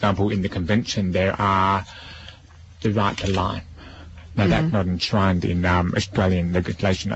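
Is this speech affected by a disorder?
Yes: deafness; relies on lip reading host in studio.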